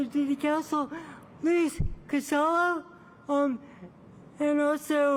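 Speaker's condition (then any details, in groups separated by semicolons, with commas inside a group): Cerebral palsy; from birth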